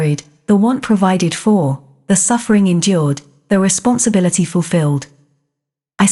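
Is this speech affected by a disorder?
No.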